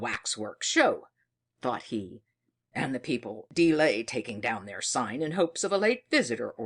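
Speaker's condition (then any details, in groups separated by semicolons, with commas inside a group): No condition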